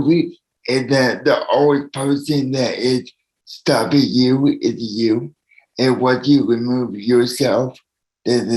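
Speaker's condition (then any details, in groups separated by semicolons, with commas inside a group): Cerebral palsy; needs assistance from others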